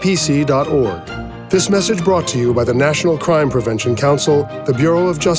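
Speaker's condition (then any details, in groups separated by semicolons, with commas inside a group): No condition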